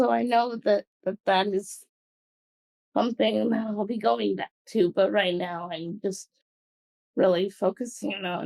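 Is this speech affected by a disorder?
Yes: cerebral palsy.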